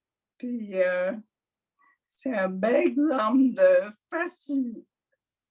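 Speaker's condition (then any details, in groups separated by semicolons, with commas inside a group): Mild dysarthria; mild dysarthria, not understood by voice assistant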